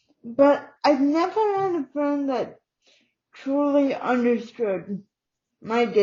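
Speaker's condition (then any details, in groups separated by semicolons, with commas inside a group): Cerebral palsy; uses wheelchair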